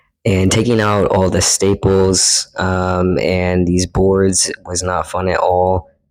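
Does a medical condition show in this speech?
No.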